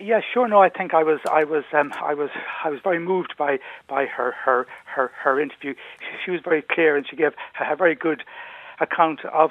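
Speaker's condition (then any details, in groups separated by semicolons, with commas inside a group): Stammer; stammer since childhood; much easier with age; varies, better when relaxed, worse when tired or anxious, lecturing needs extra preparation; repeated sounds, repeated words, prolonged sounds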